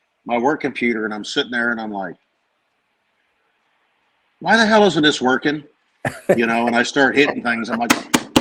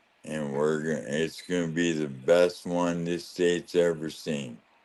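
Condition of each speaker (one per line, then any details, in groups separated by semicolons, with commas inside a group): No condition
ALS; right side and left hand weakness, cane, leg brace; about six years since diagnosis, progressing, right-side weakness, worsening left hand, cane, medication; losing ability to talk and swallow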